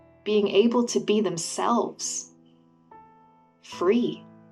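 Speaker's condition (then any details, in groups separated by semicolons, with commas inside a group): No condition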